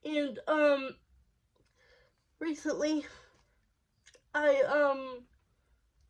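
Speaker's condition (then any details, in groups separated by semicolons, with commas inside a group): Cerebral palsy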